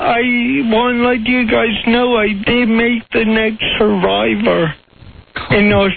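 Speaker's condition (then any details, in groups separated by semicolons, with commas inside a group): Cerebral palsy; speech impediment noted by audience member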